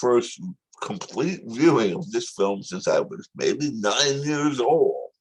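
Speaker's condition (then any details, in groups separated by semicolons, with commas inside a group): Tongue cancer surgery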